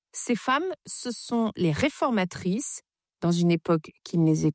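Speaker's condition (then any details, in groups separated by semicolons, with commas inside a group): No condition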